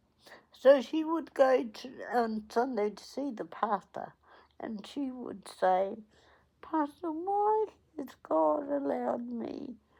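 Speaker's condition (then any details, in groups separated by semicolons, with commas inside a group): Cerebral palsy; onset at 8 days old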